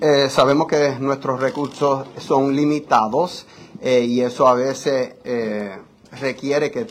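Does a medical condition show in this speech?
No.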